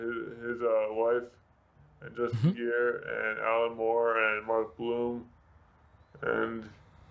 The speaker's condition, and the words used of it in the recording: Brain injury. So yeah, it affects my speech, my balance, and people think I'm drunk.